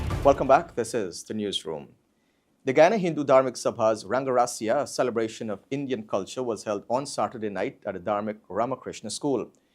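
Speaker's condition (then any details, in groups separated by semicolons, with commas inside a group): No condition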